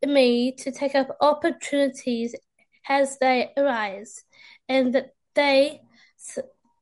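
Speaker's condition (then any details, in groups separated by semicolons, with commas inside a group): Down syndrome; age 26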